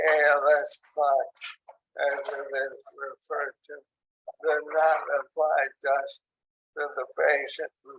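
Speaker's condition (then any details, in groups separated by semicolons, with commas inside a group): ALS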